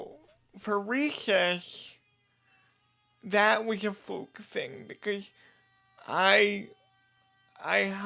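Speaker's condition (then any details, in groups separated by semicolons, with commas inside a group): Cerebral palsy; diagnosed age two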